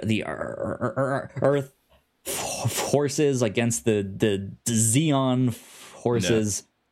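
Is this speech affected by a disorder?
Yes: stutter; speech impediment, self-attributed to brain moving faster than mouth; stutter varies, good and bad days, some days cannot speak, talks fast when excited, mistaken by listeners for a bit; here repeated words, blocks.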